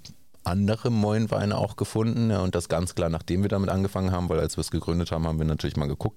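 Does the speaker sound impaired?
No.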